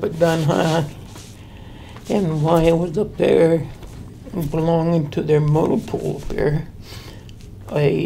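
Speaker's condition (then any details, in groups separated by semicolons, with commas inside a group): Traumatic brain injury; military war injury; over 50 years since injury, memory issues; struggles to tell story, hard to tie together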